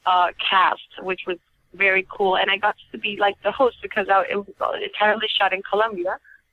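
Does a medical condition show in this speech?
No.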